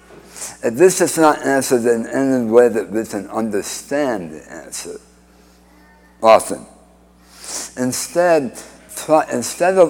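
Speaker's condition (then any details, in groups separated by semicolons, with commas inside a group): Speech impediment after cancer surgery; radiation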